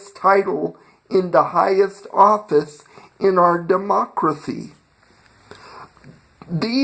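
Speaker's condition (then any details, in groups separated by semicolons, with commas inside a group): Cerebral palsy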